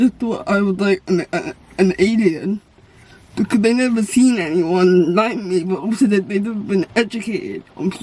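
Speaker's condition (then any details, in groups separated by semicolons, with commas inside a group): Cerebral palsy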